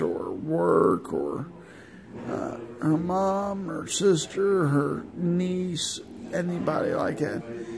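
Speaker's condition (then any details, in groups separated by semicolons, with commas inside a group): Multiple sclerosis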